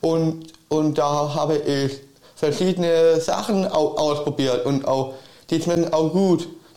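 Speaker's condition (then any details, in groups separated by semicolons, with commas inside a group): Down syndrome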